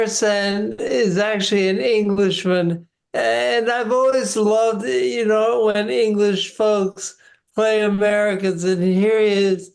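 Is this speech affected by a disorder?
Yes: Parkinson's; deep brain stimulation, surgery four years after diagnosis; diagnosed at age 37.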